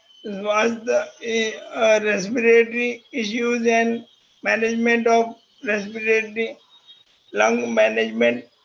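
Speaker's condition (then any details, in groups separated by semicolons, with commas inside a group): Motor neurone disease; voice strong and loud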